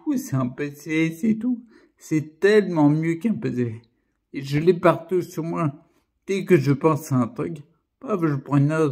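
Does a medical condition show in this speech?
Yes: primary progressive multiple sclerosis.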